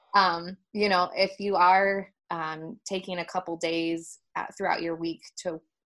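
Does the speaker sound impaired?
No.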